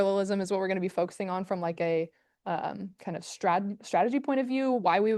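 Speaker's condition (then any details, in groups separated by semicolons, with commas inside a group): No condition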